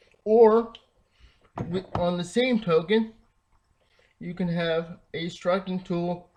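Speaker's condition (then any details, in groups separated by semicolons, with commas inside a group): Cerebral palsy, spastic diplegia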